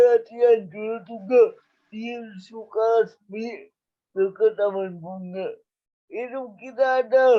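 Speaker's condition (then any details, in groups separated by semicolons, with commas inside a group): Cerebral palsy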